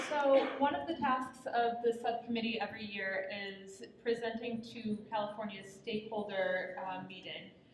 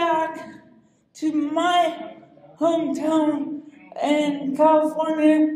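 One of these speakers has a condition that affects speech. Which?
The second: cerebral palsy.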